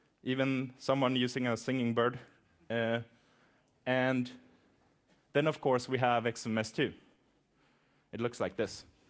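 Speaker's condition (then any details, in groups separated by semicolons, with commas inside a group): No condition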